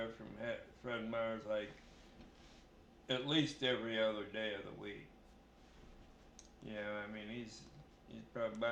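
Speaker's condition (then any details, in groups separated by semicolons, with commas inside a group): Brain injury; beating, permanent dizziness, irreversible deterioration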